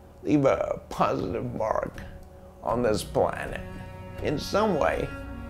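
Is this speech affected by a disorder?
Yes: ALS; bulbar onset.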